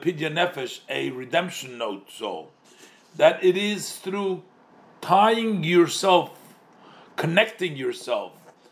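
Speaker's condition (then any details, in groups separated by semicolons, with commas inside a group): No condition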